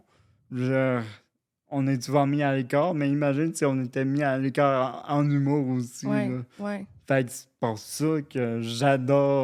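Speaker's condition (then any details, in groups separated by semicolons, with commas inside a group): Cerebral palsy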